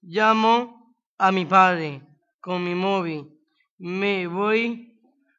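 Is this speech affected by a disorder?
Yes: Down syndrome; attended Assido Centre since early childhood.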